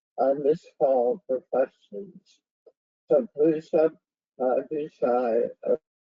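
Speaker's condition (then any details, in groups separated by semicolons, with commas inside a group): Head and neck cancer; left vagus nerve severed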